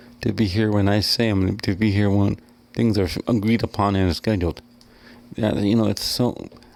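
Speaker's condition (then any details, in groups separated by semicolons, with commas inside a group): Cerebral palsy; wheelchair user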